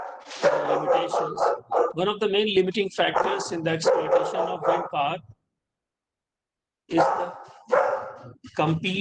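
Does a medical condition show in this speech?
No.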